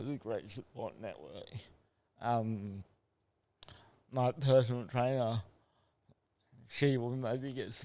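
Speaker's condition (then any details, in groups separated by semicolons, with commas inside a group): Cerebral palsy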